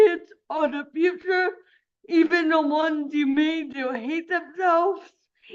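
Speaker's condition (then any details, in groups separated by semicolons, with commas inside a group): Cerebral palsy; affects speech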